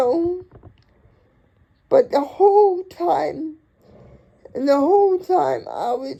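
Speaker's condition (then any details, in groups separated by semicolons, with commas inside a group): Cerebral palsy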